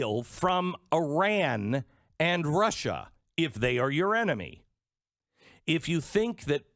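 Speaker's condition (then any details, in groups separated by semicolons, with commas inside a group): No condition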